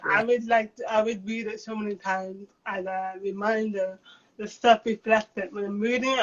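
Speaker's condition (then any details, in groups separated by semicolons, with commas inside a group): Cerebral palsy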